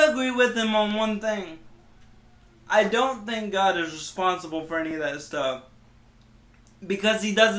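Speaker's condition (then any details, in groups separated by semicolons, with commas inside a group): Cerebral palsy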